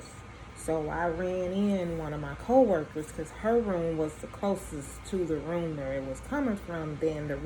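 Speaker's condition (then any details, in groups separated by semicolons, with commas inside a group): No condition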